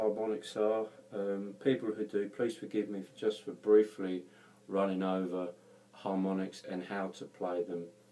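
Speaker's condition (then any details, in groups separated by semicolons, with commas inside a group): No condition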